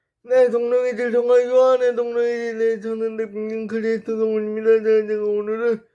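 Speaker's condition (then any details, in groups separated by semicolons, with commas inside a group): Brain lesion disability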